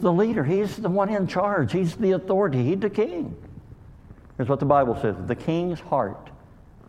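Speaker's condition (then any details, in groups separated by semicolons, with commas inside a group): Cleft lip and palate; called hair lip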